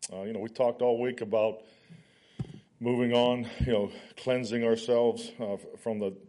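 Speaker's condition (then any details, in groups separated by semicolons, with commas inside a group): No condition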